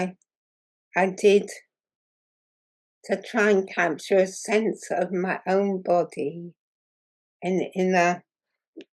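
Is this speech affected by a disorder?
Yes: muscular dystrophy.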